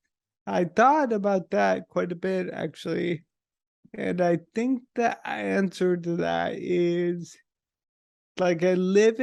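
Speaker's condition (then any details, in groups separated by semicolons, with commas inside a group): Multiple sclerosis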